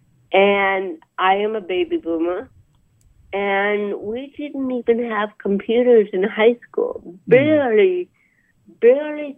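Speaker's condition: Cerebral palsy; about 63 years old

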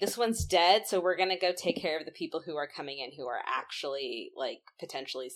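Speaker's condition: No condition

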